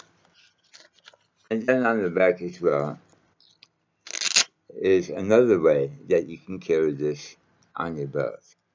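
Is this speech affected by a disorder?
Yes: mouth cancer.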